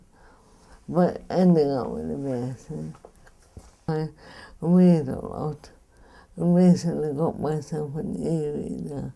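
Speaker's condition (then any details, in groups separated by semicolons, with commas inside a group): Primary lateral sclerosis; rare MND form, upper motor neurons only, slow progressing; onset over 20 years ago, gradually more disabled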